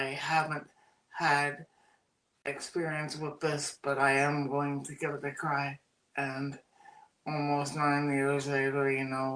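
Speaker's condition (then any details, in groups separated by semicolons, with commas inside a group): Cerebral palsy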